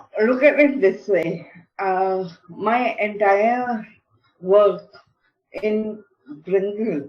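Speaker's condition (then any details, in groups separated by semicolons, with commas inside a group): Cerebral palsy; diagnosed in childhood, ongoing therapy since age six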